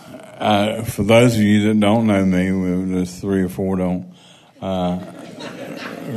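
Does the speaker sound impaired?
Yes: Parkinson's; unsteady standing with risk of falling.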